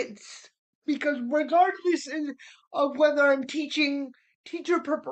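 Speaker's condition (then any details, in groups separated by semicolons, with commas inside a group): Cerebral palsy; spastic cerebral palsy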